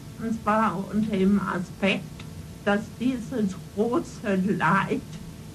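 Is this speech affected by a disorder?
Yes: cerebral palsy; congenital cerebral movement disorder, spasticity and ataxia predominant, brain damage since birth; disability possibly audible in speech.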